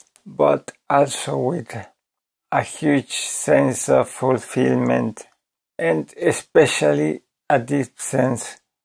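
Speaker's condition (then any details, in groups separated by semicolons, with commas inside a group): ALS; voice severely damaged, hard to understand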